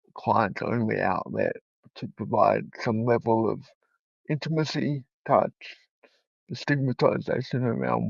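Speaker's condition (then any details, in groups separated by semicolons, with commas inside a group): Cerebral palsy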